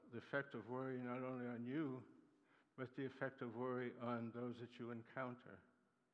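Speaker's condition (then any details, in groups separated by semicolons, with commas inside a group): Parkinson's disease; neuropathy attacks nerves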